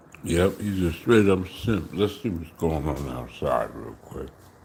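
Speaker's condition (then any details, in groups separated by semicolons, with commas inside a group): Slurred speech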